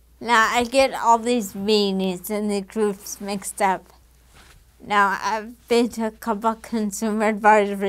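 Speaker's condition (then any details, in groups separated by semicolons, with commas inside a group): Damaged diaphragm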